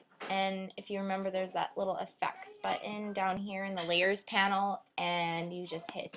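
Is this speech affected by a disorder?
No.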